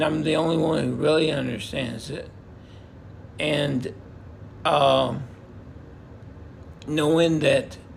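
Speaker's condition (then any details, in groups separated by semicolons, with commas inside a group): Multiple system atrophy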